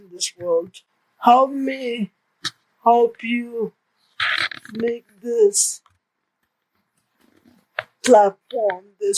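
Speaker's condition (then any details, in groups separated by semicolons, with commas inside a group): Cerebral palsy; present from birth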